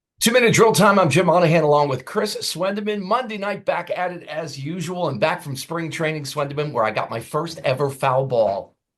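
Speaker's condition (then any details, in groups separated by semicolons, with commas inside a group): No condition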